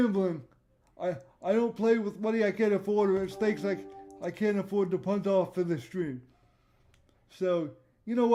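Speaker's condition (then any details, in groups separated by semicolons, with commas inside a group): Cerebral palsy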